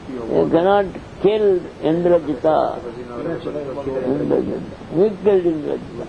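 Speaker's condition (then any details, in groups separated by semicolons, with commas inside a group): Deafness; long fluent English story narration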